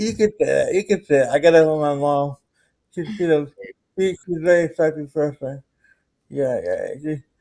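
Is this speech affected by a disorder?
Yes: cerebral palsy.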